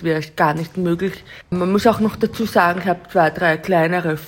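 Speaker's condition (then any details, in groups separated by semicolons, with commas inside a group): Deafness; learned to speak over time despite deafness, used sign language interpreter in earlier interview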